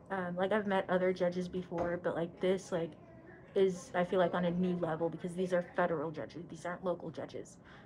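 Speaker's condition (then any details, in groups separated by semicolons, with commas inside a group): No condition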